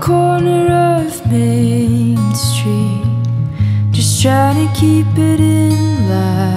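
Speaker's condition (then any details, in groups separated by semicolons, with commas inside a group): No condition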